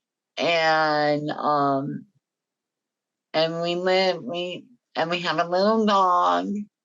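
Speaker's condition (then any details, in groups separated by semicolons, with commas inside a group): Myasthenia gravis; onset in her 40s, uses home BiPAP ventilator; swallowing and talking problems at diagnosis, BiPAP assists breathing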